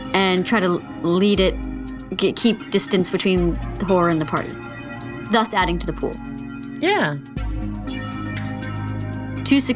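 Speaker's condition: No condition

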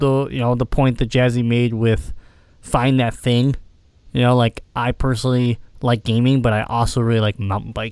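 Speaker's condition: Cleft palate; congenital cleft palate

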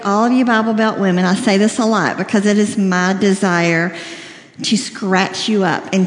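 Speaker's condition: Cleft lip and palate, severe

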